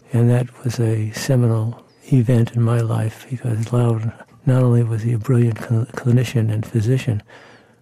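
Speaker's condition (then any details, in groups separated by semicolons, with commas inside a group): Parkinson's disease; voice once decent, now fuzzy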